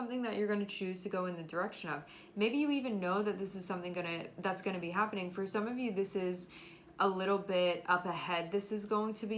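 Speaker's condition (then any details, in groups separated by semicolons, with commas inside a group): No condition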